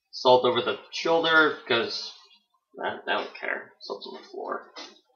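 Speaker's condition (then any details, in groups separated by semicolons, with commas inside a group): No condition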